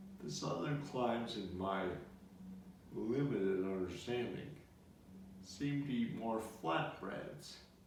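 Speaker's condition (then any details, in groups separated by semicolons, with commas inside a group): Multiple sclerosis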